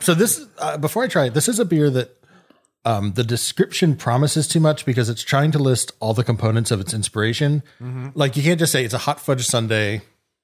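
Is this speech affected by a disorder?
No.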